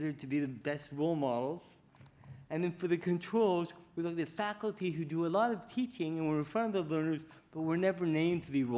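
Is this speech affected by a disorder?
Yes: cerebral palsy; affects movement and speech, delayed walking and talking.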